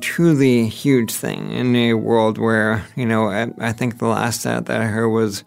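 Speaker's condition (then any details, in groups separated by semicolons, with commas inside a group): ALS; onset age 36, first symptom weak left hand cramping with pen, shaking hands; progressing slowly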